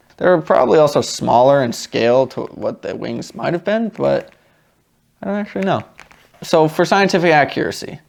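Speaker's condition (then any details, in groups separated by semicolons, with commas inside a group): No condition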